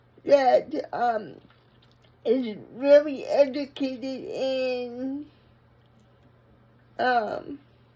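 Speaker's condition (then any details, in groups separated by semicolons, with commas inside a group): Brain injury; unable to walk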